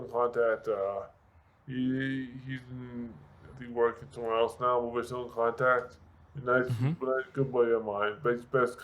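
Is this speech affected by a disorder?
Yes: severe brain injury; speech affected.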